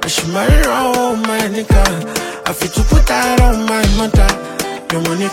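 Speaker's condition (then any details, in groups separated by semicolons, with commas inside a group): No condition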